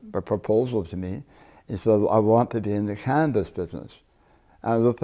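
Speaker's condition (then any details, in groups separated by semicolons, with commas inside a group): Partial glossectomy for tongue cancer; tongue cancer, one third of tongue removed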